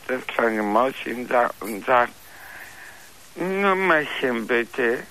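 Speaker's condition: Floor of mouth cancer; found at annual dental exam, major surgery last year, jaw affected, lost taste; about a year after surgery, jaw reconstruction with thigh bone possible, two surgical teams; speaks differently from healthy people, partly hard to understand, mute after surgery, wrote notes, relearned speaking

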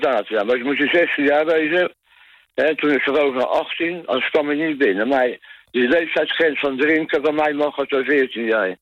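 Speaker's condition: Tongue cancer; smoked from age 14; former smoker, stopped smoking because of the cancer

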